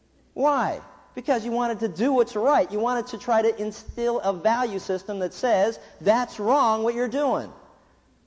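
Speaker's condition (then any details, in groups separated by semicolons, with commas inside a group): No condition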